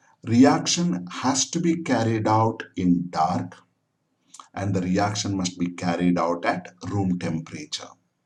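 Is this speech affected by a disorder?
No.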